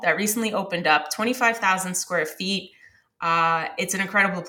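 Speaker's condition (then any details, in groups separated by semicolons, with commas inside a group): No condition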